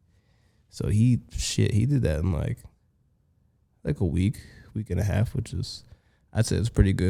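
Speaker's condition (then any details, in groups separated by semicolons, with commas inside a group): No condition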